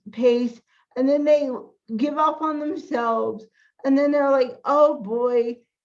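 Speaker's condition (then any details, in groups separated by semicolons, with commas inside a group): Cerebral palsy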